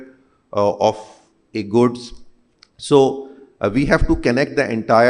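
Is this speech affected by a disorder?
No.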